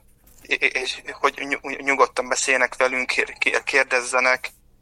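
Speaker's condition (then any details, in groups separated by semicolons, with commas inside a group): Stuttering; present since birth, will not go away; disfluencies audible during this interview; worse when nervous, very happy, with strangers, often more with close acquaintances; repeated sounds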